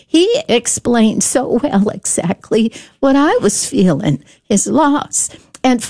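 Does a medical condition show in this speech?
Yes: spasmodic dysphonia; brain condition, muscles miscoordinate, care at UT Health Science Center, speech therapists; voice problem, speech gets out of whack, still able to speak if careful.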